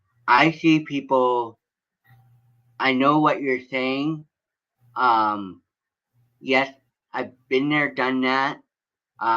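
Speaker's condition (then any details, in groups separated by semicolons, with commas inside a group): Cerebral palsy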